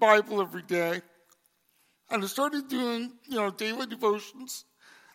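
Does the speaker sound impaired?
Yes: cerebral palsy; congenital.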